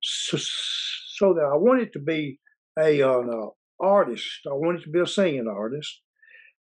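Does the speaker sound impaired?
Yes: stutter; stutter since early childhood, severe in first grade, nearly placed in special school; ongoing stutter, frequent fillers, word and phrase repetitions; fluent when singing, sang without stuttering from about age twelve or thirteen; here prolonged sounds.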